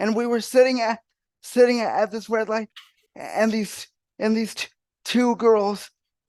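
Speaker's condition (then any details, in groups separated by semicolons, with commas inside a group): Cerebral palsy; wheelchair user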